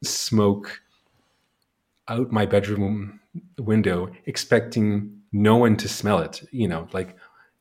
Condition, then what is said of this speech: Stuttering. So I've always found that like a more musically driven sentence is slightly easier for me to read aloud.